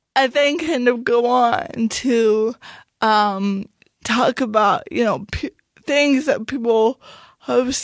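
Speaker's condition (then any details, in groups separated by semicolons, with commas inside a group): Cerebral palsy; speech noticeably affected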